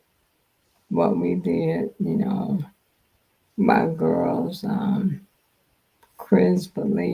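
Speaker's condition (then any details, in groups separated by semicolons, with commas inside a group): Multiple sclerosis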